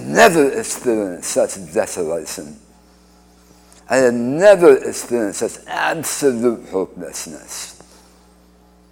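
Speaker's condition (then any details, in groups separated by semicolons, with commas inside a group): Speech impediment after cancer surgery; radiation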